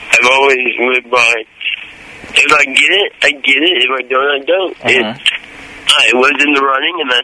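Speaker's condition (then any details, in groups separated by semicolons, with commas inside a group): Cerebral palsy, mild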